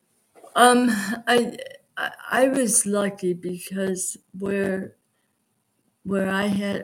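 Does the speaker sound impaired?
Yes: aphasia; aphasia after stroke at age 52, possibly familial, 3 months rehab, occupational and outpatient therapy; about 20 to 25 years after stroke, must pace self; voice affected, worse when overly tired, former radio voice lost, host says sounds fine.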